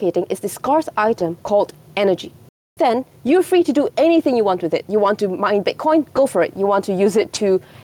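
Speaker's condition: No condition

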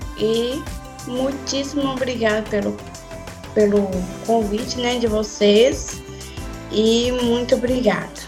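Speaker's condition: Down syndrome; exam reader in school

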